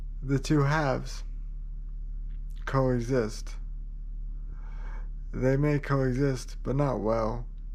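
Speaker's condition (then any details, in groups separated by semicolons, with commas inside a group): Cerebral palsy, spastic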